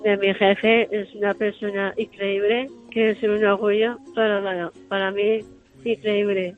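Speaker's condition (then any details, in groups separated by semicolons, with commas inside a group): Down syndrome; genetic cause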